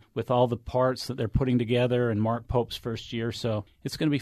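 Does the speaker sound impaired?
No.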